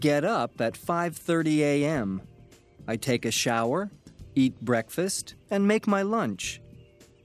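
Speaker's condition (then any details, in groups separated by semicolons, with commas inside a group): No condition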